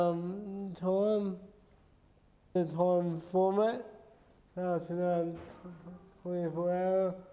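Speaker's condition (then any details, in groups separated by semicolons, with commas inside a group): Cerebral palsy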